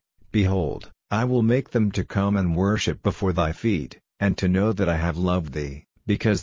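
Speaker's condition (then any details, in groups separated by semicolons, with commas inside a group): No condition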